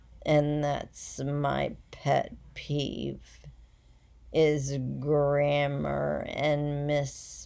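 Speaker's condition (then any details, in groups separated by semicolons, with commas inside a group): Essential tremor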